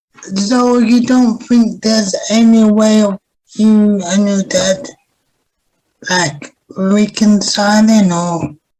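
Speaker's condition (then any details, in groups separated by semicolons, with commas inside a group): Cerebral palsy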